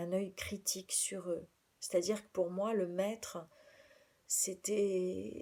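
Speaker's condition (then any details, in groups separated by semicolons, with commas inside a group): No condition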